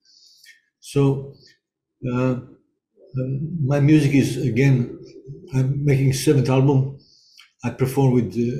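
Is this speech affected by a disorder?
Yes: Parkinson's disease; onset around age 55 or 56, stopped playing guitar because could not play syncopation; about 12 years since diagnosis, ping pong therapy 2-3 times weekly, syncopation regained, symptoms improved.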